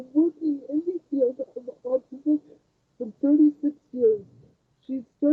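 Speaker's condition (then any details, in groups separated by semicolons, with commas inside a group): Cerebral palsy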